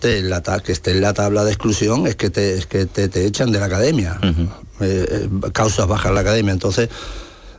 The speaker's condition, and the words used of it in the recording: Tourette syndrome. Mis tics son casi todos fónicos y de gestos físicos.